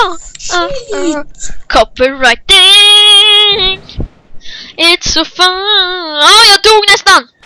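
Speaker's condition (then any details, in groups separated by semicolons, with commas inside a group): No condition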